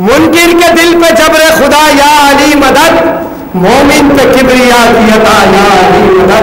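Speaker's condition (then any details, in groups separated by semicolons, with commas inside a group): No condition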